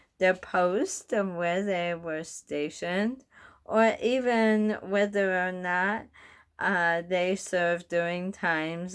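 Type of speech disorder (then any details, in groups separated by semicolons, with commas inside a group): Bulbar dysarthria; bulbar onset ALS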